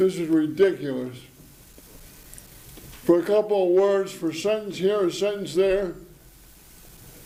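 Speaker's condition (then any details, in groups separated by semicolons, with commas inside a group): Parkinson's disease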